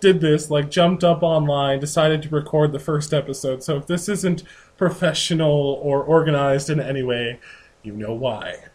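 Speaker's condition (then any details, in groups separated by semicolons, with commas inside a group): No condition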